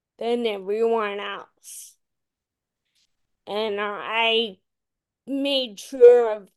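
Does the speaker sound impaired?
Yes: Friedreich's ataxia; voice worsened, cadence and slurring getting worse.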